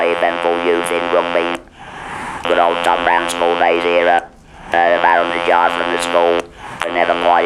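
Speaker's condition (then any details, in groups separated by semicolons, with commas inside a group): Laryngeal cancer with laryngectomy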